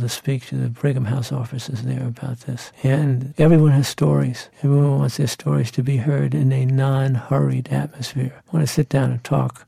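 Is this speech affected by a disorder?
Yes: Parkinson's disease; possible REM sleep signs about ten years earlier, handwriting became illegible; symptoms for several years, diagnosis first suggested on sight by neurologist Dr. Martin Samuels; voice once decent, now fuzzy.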